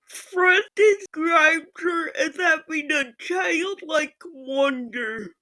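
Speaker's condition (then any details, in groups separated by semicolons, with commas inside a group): Physical speech impairment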